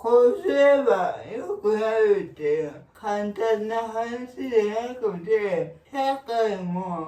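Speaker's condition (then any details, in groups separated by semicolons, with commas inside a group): Cerebral palsy; severe, uses a wheelchair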